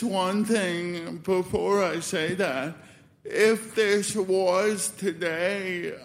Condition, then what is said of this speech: Cerebral palsy. Yeah, I mean, growing up was a bit tough for me. Like, I ran around like any other child, but my speech was obviously hindered,